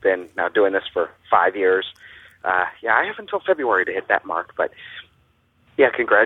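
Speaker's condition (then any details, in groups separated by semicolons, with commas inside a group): No condition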